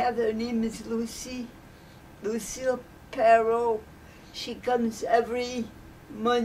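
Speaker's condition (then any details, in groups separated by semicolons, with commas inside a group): Cerebral palsy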